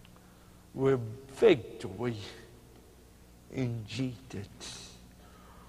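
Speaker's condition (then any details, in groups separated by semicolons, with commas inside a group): Cerebral palsy; speech hard to understand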